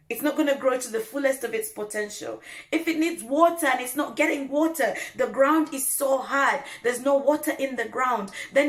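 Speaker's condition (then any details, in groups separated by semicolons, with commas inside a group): No condition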